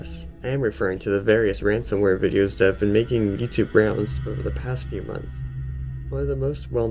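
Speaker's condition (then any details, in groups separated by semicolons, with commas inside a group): No condition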